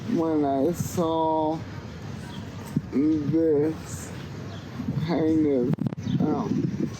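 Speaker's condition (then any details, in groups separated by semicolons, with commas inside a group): Cerebral palsy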